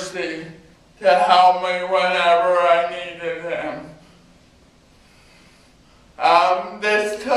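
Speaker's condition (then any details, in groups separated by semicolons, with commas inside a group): Cerebral palsy; spastic cerebral palsy from birth, oxygen loss at birth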